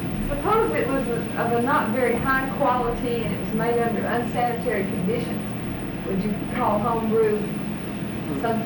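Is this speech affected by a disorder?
No.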